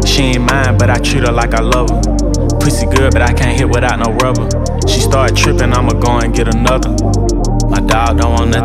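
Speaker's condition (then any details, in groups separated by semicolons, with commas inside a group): No condition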